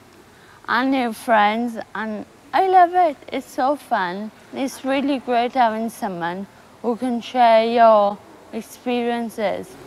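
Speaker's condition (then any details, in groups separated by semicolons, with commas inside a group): Ataxia; wheelchair since about 14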